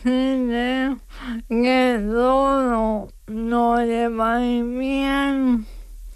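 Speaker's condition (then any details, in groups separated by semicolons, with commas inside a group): ALS; diagnosed at about age 35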